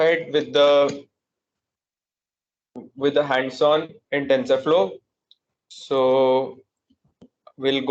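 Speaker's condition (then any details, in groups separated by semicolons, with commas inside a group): No condition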